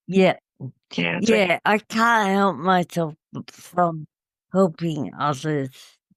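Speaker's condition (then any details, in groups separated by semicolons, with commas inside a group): Cerebral palsy; uses wheelchair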